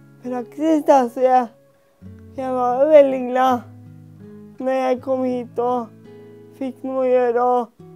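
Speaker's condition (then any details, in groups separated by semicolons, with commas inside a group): Cerebral palsy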